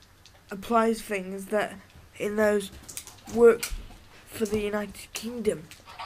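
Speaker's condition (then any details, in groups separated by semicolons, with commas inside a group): Cerebral palsy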